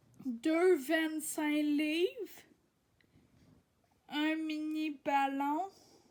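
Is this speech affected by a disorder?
Yes: ataxia; degenerative.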